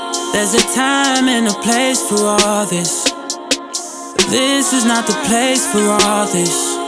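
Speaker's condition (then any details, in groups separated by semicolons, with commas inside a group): No condition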